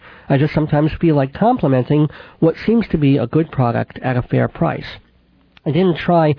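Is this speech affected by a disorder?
Yes: cleft palate with lisp, mild; congenital cleft palate and cleft lip, could not nurse, infant operations, braces 10 years, therapy with Mrs. Adler; mild residual lisp, sibilant s, voice not especially nasal, childhood consonants formed via sinuses, back of throat.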